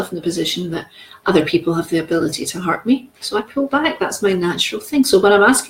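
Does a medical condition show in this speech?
No.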